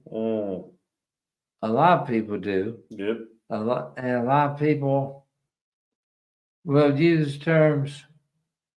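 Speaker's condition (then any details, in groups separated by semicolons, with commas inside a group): ALS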